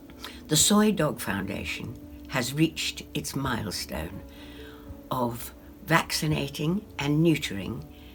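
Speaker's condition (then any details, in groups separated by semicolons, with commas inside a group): No condition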